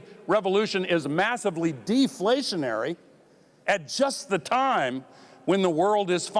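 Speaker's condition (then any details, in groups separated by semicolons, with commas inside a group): No condition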